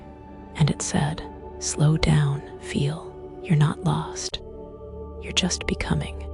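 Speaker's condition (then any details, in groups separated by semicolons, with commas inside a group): No condition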